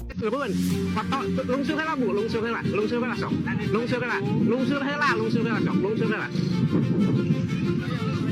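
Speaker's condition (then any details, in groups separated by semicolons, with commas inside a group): No condition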